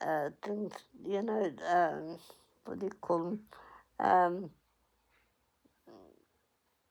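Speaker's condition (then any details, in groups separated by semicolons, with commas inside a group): Cerebral palsy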